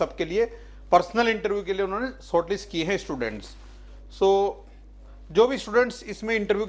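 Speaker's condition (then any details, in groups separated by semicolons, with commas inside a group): No condition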